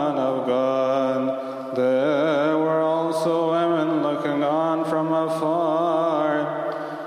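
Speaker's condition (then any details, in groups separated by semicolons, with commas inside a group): No condition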